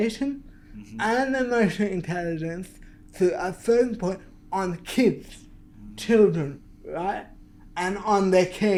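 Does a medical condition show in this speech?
Yes: cerebral palsy.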